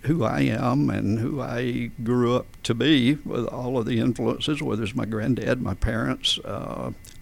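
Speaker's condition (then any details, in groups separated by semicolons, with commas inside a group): Spasmodic dysphonia; adductor spasms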